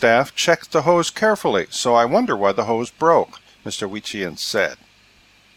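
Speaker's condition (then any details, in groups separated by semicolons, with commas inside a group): No condition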